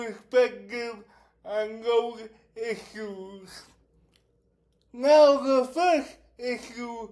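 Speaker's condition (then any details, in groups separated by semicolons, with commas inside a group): Cerebral palsy; affects whole body; affects speech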